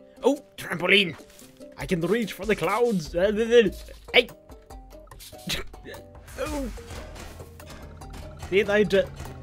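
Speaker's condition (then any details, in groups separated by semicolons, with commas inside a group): No condition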